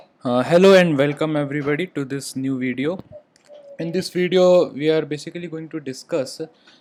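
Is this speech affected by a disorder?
No.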